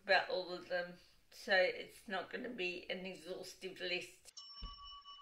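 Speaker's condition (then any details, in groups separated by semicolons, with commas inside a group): Cerebral palsy, dystonic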